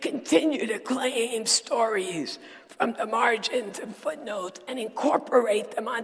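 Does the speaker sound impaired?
Yes: dysphonia; not a sore throat.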